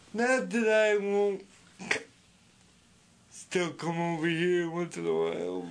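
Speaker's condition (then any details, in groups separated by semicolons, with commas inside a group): Speech impediment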